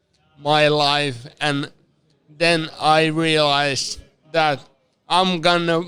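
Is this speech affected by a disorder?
Yes: severe traumatic brain injury.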